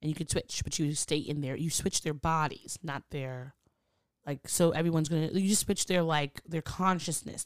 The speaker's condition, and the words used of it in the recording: No condition.